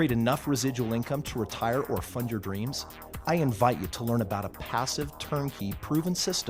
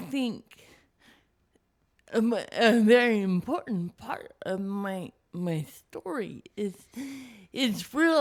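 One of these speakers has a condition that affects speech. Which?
The second: cerebral palsy; from not breathing at birth, cognition unaffected; speaking hard, voice sounds unexpected to listeners.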